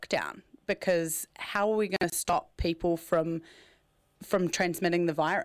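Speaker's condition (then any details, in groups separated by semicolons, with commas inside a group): No condition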